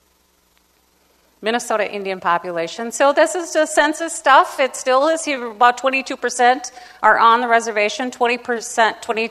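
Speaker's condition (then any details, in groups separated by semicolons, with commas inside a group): No condition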